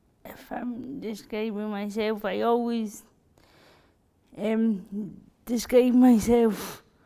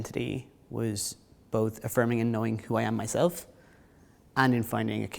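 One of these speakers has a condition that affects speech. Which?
The first: cerebral palsy; spastic cerebral palsy, diagnosed before school age.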